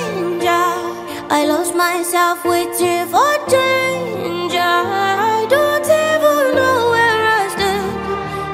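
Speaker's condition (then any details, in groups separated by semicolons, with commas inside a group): No condition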